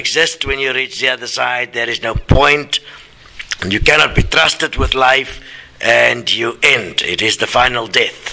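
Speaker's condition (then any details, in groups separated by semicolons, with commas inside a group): No condition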